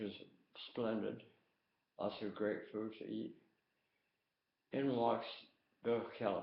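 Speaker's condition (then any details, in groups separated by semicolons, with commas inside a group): Tongue cancer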